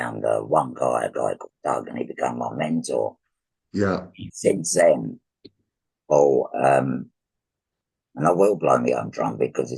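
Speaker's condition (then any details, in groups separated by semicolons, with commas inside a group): Laryngectomy for laryngeal cancer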